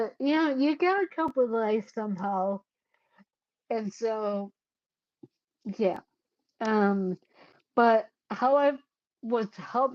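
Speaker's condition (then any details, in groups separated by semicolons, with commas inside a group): Cerebellar ataxia; caused by brain bleed, unsteady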